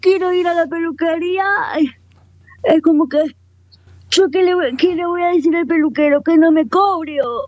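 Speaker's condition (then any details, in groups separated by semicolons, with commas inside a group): Cerebral palsy, quadriparesis; wheelchair user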